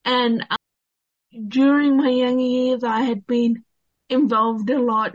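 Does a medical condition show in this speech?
Yes: cerebral palsy; poor balance.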